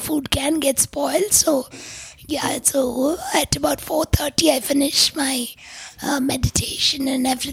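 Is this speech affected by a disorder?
Yes: tracheostomy, vocal cords permanently constricted from smoke inhalation; must block tube hole with finger to be audible, former voice lost, voice called unforgettable.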